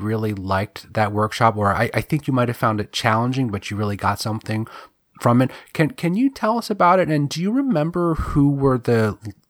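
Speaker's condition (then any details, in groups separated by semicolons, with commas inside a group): No condition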